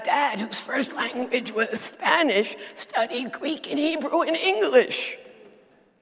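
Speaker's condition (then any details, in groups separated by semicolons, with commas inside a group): Dysphonia; dysphonia diagnosed about a decade ago, lost ability to sing; sultry voice, not a sore throat, still preaches with this voice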